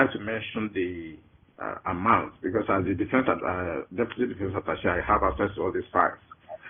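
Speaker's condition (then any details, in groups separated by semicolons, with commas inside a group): No condition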